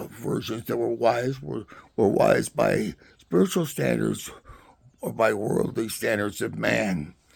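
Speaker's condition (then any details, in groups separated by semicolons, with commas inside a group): Parkinson's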